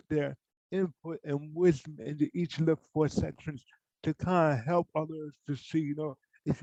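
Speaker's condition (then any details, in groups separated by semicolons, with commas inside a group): Cerebral palsy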